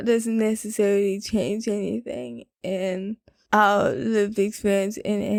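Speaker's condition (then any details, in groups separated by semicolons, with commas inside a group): Cerebral palsy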